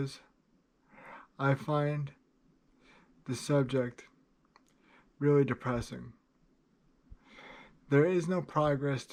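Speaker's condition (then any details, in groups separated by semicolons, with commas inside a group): Cerebral palsy; drop foot; takes gabapentin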